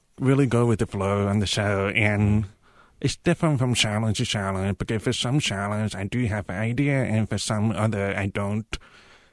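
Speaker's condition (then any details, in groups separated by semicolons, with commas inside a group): Profound deafness; cochlear implants received at age 18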